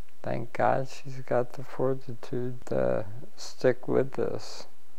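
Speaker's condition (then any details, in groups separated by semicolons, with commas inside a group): ALS; affects arms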